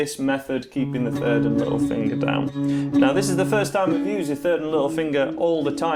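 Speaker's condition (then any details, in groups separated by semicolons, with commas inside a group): No condition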